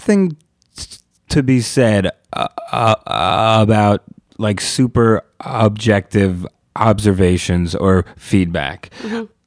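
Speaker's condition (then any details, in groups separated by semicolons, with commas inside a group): Stuttering; stutter-like tension when signing own name, worse under pressure or with people watching; blocks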